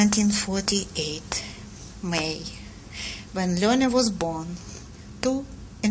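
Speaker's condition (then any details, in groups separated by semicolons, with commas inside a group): No condition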